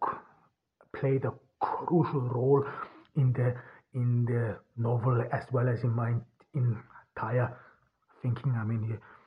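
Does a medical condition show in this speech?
Yes: stuttering; voice distorted after surviving gas attacks; unscripted podcast speech in English as non-native speaker; singing voice raw, scratchy and very deep, no voice enhancers; here repeated words, prolonged sounds.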